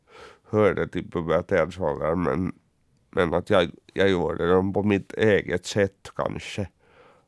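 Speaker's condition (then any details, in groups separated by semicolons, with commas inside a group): Cerebral palsy; uses wheelchair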